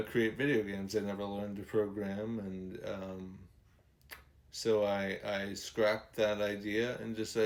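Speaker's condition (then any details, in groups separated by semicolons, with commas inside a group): ALS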